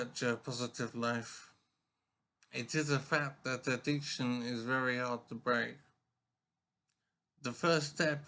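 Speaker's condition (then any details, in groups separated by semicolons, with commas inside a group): Brain injury; severe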